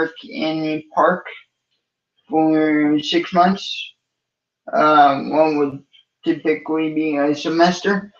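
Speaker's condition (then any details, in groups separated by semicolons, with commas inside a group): Cerebral palsy; from birth, uses wheelchair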